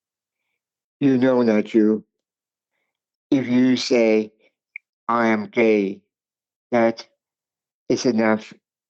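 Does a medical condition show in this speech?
Yes: cerebral palsy; speech impairment.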